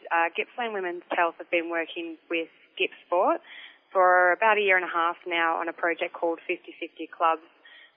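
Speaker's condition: No condition

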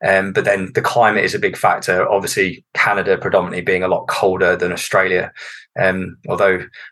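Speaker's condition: No condition

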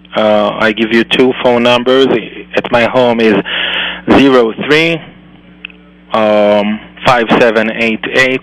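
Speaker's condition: No condition

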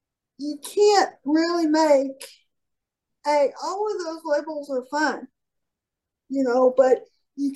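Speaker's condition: Cerebral palsy; highly mobile

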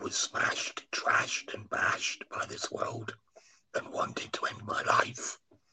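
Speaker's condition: Laryngectomy after cancer; cancer survivor

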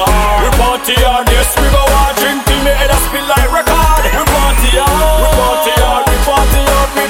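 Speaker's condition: No condition

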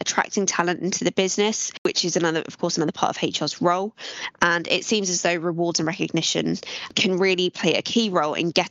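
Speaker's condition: No condition

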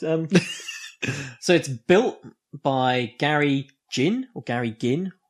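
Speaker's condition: No condition

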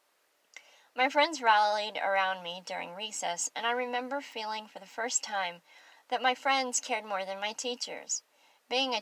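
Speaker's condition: Cleft palate; congenital cleft palate, mouth sewn together, high deformed palate, palatal fistula, childhood speech therapy; adult, wears full front partial from orthodontist closing fistula, speech easily understood since age 23; without partial air escapes to nasal passage, mushy unclear speech, could not roll r's, now improved

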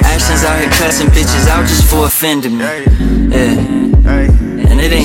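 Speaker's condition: No condition

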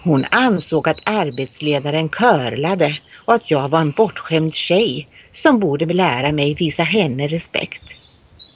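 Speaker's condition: No condition

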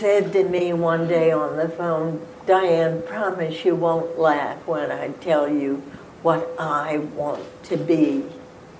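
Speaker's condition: Spasmodic dysphonia; ALS

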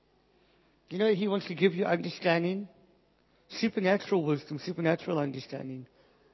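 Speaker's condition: Cleft palate, Pierre Robin syndrome; hole in palate

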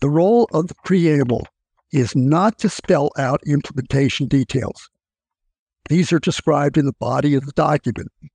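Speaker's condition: No condition

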